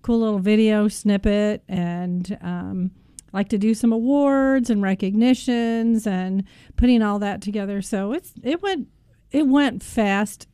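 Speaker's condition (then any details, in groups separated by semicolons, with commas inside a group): No condition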